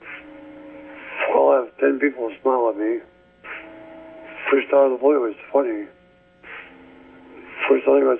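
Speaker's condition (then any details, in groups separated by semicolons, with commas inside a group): ALS; speech getting worse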